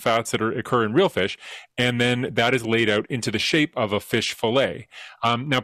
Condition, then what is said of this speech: None; typical speech.